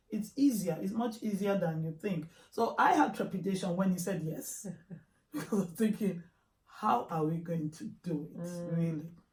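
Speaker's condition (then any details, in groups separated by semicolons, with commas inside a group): No condition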